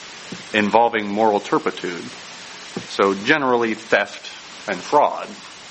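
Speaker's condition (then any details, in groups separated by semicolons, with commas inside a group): No condition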